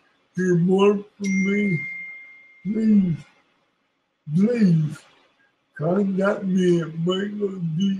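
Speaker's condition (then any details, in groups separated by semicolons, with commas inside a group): Cerebral palsy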